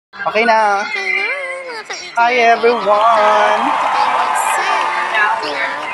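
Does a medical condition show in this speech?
No.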